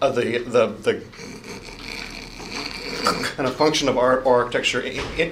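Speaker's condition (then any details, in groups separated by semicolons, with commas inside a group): Stuttering; stutters during talk, breaks off mid-sentence, restarts and repeats phrase afterward; repeated words, blocks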